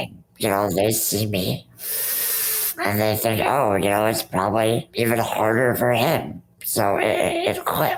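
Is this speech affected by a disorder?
Yes: rare muscular dystrophy.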